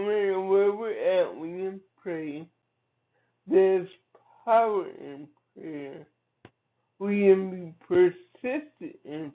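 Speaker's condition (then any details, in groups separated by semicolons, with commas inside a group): Cerebral palsy; from birth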